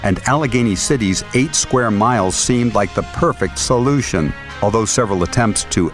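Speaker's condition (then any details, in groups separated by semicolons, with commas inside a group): No condition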